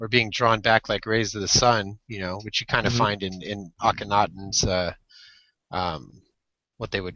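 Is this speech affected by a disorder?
No.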